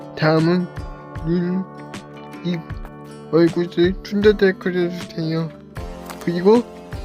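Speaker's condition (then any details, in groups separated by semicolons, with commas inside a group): Cerebral palsy; brain lesion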